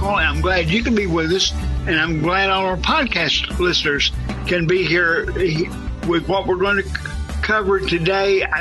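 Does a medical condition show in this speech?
Yes: cerebral palsy, severe.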